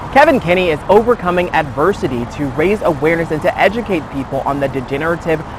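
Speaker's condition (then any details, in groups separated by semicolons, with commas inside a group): No condition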